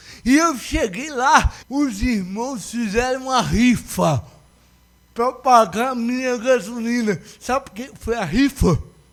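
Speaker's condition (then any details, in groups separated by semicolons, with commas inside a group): Cerebral palsy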